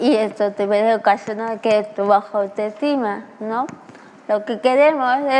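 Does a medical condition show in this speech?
Yes: cerebral palsy; began speaking at age six.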